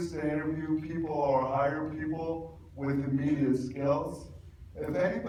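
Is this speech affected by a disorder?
Yes: cerebral palsy.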